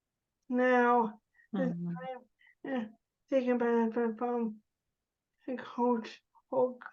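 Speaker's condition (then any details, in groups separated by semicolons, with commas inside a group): Cerebral palsy; spasticity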